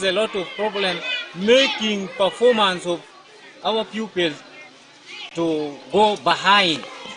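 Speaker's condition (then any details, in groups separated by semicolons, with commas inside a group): No condition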